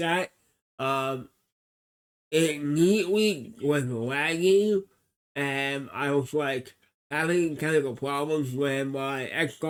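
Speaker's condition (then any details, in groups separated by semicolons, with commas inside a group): Cerebral palsy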